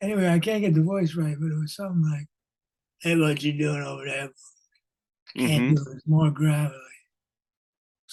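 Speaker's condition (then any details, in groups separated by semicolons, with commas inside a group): Parkinson's disease; lost former character voice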